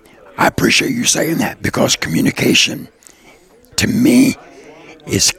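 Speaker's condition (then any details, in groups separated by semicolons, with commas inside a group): Throat cancer survivor; cancer beaten; raspy voice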